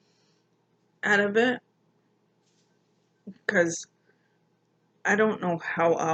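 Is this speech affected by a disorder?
Yes: mild cerebral palsy.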